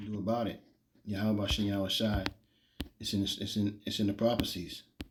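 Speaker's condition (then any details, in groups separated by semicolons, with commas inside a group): No condition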